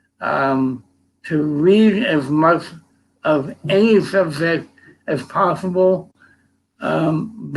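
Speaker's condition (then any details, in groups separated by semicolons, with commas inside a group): Cerebral palsy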